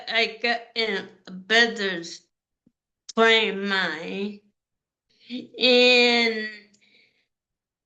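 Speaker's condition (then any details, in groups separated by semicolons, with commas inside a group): Cerebral palsy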